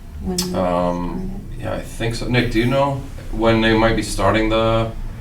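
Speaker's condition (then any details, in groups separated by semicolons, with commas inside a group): No condition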